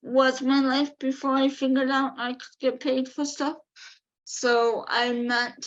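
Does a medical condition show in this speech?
Yes: cerebral palsy.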